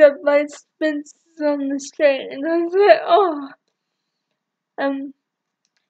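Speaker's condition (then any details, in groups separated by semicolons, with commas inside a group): Cerebral palsy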